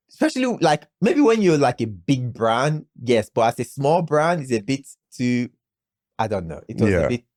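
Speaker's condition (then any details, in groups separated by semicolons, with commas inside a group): No condition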